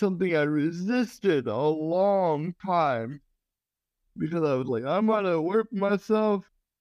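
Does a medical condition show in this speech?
Yes: cerebral palsy.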